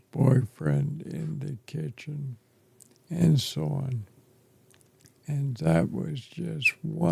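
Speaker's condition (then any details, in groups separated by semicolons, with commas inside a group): ALS; affects chest and throat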